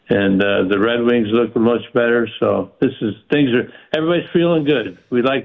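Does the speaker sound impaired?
Yes: Parkinson's; stays active.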